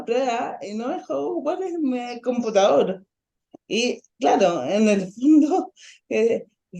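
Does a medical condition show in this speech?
Yes: ataxic cerebral palsy.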